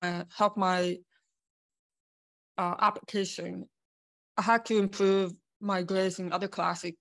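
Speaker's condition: Born deaf; congenital deafness

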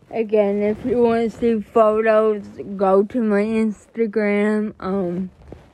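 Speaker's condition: Cerebral palsy; more jerking in class

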